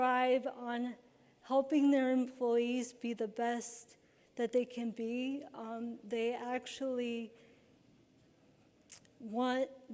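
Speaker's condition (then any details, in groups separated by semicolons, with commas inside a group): Cerebral palsy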